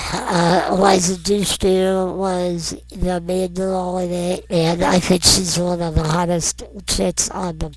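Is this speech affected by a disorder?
Yes: non-progressive muscular dystrophy.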